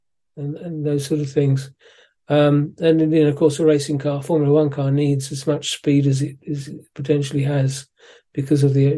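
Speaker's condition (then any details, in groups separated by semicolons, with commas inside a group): Parkinson's disease; suspected for a while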